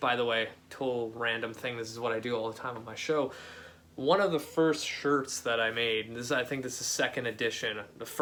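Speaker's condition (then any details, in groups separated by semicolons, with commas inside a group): No condition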